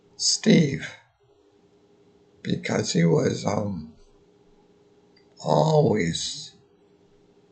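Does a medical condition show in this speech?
Yes: multiple sclerosis.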